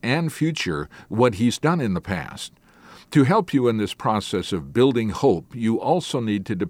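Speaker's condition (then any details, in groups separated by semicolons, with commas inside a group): No condition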